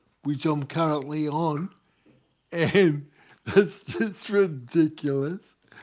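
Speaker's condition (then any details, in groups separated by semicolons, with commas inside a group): Cerebral palsy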